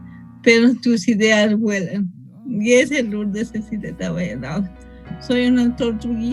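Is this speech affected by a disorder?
Yes: cerebral palsy from birth.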